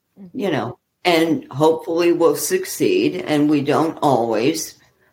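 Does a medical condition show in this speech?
Yes: ALS; walking impaired, not yet bad, expects progression.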